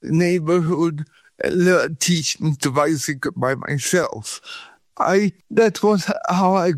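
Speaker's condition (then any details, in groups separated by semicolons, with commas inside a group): Cerebral palsy; pain back within 3 days in Sweden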